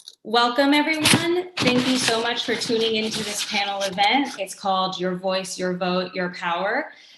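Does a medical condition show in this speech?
No.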